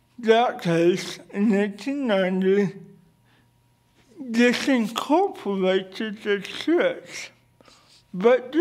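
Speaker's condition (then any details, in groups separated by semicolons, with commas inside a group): Cerebral palsy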